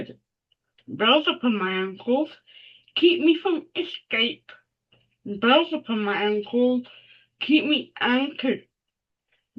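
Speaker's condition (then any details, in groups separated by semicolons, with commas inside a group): Cerebral palsy; mild form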